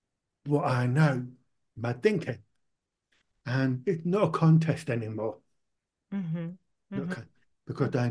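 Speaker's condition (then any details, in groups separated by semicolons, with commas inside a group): Profound deafness, born profoundly deaf, cochlear implant; cochlear implant one ear after ear problem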